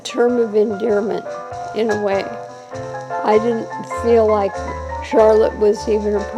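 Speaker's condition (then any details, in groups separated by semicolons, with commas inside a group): ALS; shortly after diagnosis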